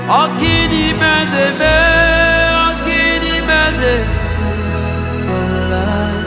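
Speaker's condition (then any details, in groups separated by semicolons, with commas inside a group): No condition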